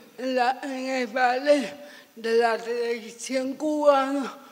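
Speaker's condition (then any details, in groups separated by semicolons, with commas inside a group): Severe cerebral palsy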